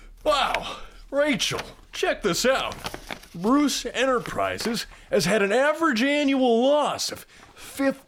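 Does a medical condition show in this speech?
No.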